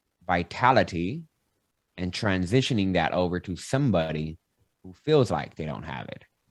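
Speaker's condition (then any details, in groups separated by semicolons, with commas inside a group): No condition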